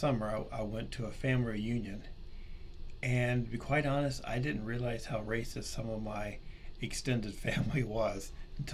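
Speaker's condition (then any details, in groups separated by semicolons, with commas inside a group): No condition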